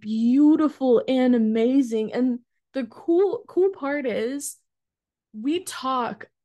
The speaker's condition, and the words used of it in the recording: Stuttering. I spoke and not worrying about what other people think about the way that I stumble on my name.